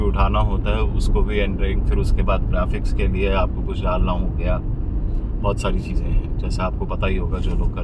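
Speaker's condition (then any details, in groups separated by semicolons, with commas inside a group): No condition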